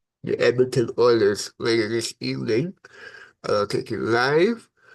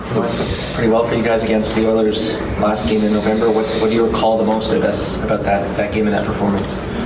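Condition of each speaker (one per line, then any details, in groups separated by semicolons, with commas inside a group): Cerebral palsy; from birth, affects brain and body muscles
No condition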